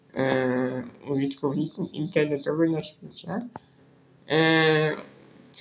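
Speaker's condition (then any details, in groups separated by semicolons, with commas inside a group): Spinal muscular atrophy; cannot use normal keyboard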